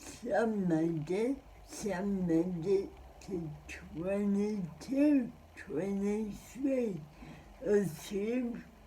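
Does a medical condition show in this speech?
Yes: cerebral palsy; spastic.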